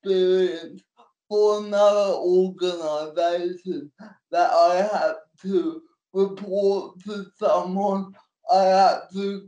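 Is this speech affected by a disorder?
Yes: cerebral palsy; cerebral palsy since birth, physical disability only, manual wheelchair, support worker takes notes and types for him.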